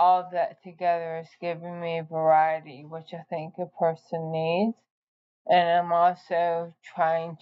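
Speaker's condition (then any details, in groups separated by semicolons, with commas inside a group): ALS; expects losing speech, considering eye-gaze device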